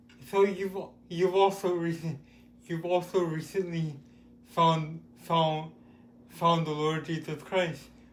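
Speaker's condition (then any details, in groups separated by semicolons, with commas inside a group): Cerebral palsy; with developmental delay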